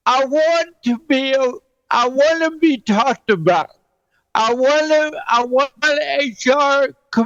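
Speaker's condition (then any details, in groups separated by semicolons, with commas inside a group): Cerebral palsy; present since birth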